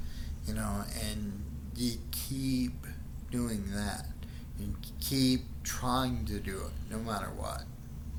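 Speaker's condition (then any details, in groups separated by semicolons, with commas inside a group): Friedreich's ataxia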